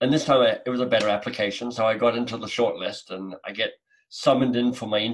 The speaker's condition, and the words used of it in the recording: Cleft palate. So I've got this kind of what I would consider a minor form of, I'm not sure what the language is.